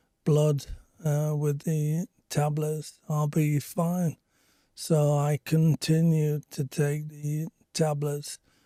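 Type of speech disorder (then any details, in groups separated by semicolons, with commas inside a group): Apraxia of speech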